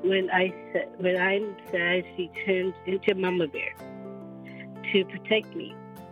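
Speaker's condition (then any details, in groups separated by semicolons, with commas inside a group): Down syndrome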